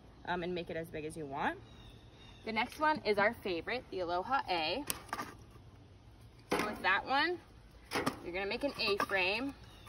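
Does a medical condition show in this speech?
No.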